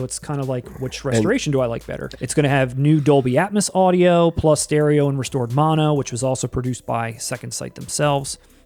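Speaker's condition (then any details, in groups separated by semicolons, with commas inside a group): No condition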